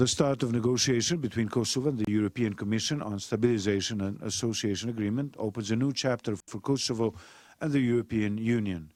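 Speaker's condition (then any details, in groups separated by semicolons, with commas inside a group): No condition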